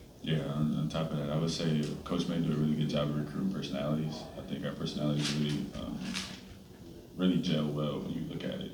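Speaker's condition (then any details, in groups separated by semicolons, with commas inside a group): No condition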